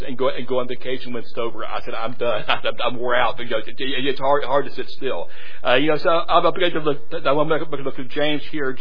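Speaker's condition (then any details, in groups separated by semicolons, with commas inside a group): Stuttering; lifelong stutter; repeated sounds, repeated words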